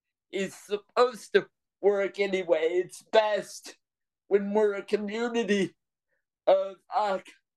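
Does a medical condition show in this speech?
Yes: cerebral palsy; present from birth, brain blood vessel burst acting like stroke, walker when little, power wheelchair since age five, completely non-ambulatory; trouble with breath control earlier in recording, needs to catch breath at times; breathing struggles some days affect speech, voice lags behind thoughts when excited or nervous.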